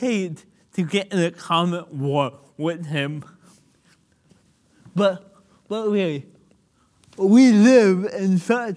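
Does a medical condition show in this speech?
Yes: cerebral palsy; listeners may need to rewind.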